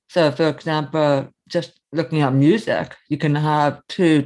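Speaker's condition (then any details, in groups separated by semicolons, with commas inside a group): Severe to profound hearing loss, early-onset; cochlear implant user; left cochlear implant one year, hearing aid other ear, speech rehab, voices robotic first, now natural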